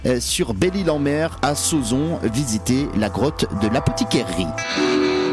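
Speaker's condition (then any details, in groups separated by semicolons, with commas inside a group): No condition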